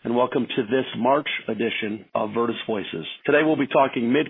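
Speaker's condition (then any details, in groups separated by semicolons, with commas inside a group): No condition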